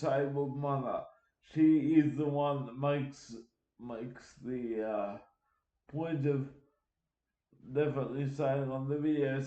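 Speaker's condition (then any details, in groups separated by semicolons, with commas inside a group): Cerebral palsy; uses wheelchair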